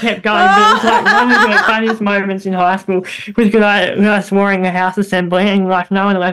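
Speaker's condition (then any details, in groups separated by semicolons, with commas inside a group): Bilateral cleft lip and palate; very airy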